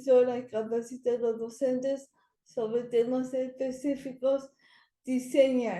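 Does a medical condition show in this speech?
Yes: cerebral palsy; speech not very good.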